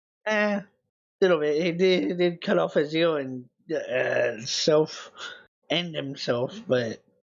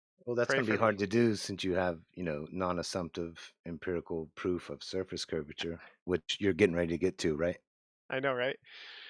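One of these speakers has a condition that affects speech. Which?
The first: cerebral palsy; lifelong speech difference, heard as slurred or drunk.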